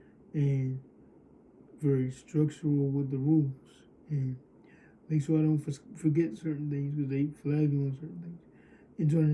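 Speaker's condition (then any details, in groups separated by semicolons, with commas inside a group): Cerebral palsy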